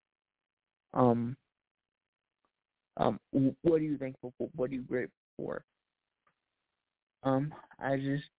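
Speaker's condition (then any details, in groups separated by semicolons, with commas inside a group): Cerebral palsy; past challenges speaking up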